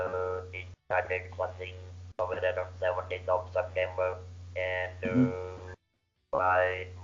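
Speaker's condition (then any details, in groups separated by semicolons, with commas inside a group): Laryngeal cancer surgery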